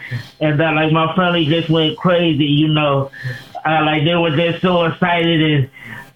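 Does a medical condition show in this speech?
Yes: cerebral palsy; since birth.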